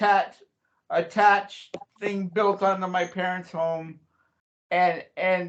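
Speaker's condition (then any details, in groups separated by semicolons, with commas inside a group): Cerebral palsy; since childhood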